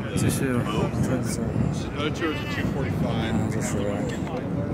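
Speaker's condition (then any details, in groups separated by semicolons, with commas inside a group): No condition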